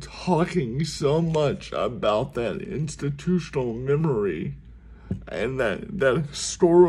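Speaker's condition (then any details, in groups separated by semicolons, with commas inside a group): Cerebral palsy; speaks slower at times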